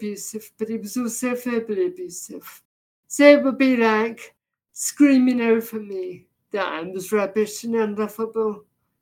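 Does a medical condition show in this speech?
Yes: deafness, severe; progressive, hard of hearing to partially deaf to current level, brain misinterprets sounds and speech, also visually impaired; effectively profoundly deaf, hears noises but cannot identify them, sees blurs; can hardly understand speech, vocabulary partly picked up from reading.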